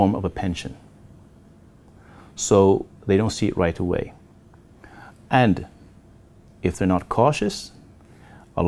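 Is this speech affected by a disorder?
No.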